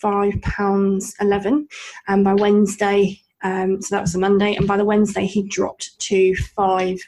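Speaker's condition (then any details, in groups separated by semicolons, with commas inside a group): Bilateral cleft lip and palate; congenital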